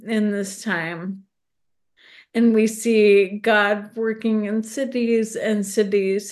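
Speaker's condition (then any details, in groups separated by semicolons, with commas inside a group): ALS; progressive neurological disease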